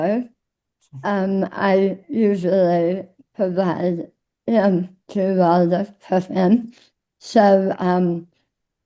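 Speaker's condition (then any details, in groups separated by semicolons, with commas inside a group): Tongue cancer; tongue cancer, treated with surgery; in remission after surgery; swallowing worse after surgery, speech often not understood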